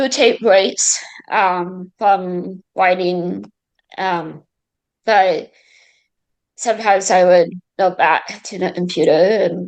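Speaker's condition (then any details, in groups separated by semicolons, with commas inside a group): Cerebral palsy; left side affected, throat speech surgery; mild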